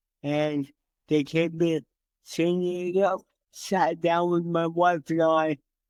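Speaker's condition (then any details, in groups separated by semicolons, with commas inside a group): Cerebral palsy; from birth, entire left side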